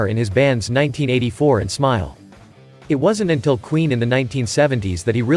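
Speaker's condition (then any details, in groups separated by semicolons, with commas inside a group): No condition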